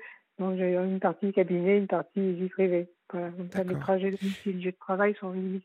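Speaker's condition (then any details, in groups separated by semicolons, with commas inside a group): Parkinson's disease; four years since diagnosis, unchanged treatment without side effects, leg dragging gone, Marseille neurologist six-monthly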